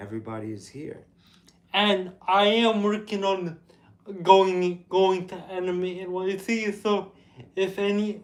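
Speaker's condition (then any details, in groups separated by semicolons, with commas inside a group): Cerebral palsy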